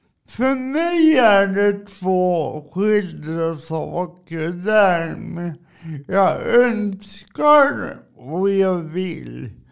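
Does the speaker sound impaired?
Yes: cerebral palsy; drives adapted car.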